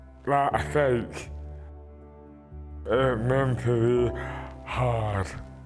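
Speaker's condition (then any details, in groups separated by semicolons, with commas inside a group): Dystonia; spasms and contractions; slurred disoriented speech, difficulty eating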